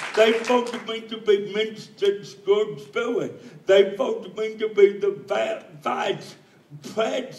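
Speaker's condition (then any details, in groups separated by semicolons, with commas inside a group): Cerebral palsy; speech still sounds atypical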